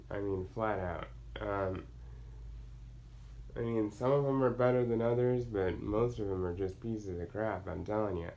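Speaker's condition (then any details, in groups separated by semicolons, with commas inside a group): Cerebral palsy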